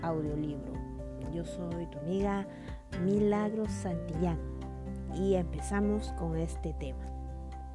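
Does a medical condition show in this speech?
No.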